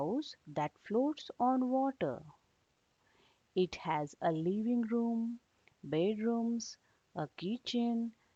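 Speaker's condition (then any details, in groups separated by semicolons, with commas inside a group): No condition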